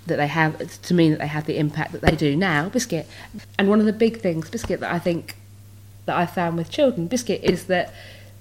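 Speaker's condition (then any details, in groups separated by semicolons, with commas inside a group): Tourette's syndrome, vocal tics including coprolalia; tics since age six, milder in childhood and adolescence, major impact from early twenties; frequent vocal tics during recording; some coprolalia, swearing a small share of involuntary words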